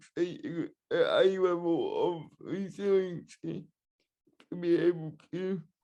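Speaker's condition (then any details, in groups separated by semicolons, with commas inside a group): Cerebral palsy, spastic and dyskinetic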